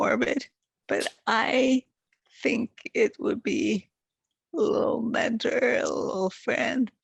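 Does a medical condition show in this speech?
Yes: multiple sclerosis; quadriplegic.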